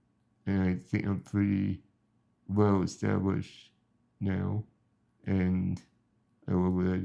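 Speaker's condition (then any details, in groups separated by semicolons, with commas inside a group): Spinal muscular atrophy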